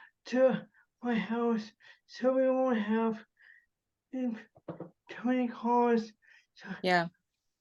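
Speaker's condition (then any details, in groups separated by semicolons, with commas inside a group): Cerebral palsy; spasticity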